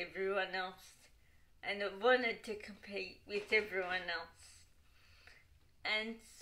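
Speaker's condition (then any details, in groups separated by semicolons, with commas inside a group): Cerebral palsy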